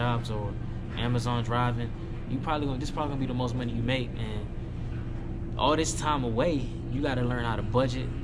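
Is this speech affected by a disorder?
No.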